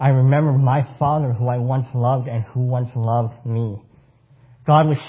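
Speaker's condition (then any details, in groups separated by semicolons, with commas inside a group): Cleft palate; congenital cleft palate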